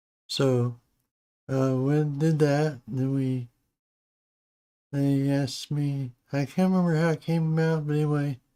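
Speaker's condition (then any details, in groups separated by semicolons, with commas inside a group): Parkinson's disease; surgically implanted therapy device with on/off control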